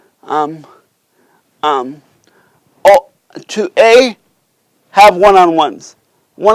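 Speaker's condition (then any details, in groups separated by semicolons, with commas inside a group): Cerebral palsy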